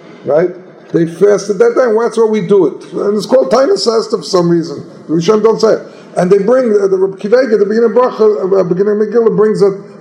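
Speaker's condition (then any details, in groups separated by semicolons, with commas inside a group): No condition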